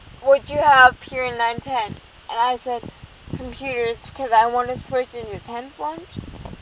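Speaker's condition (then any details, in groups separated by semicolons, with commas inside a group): Cerebral palsy, dystonic hemiplegia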